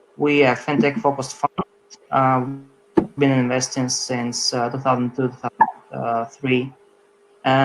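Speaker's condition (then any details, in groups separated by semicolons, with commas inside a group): No condition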